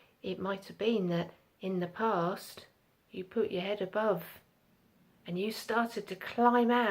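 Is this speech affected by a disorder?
No.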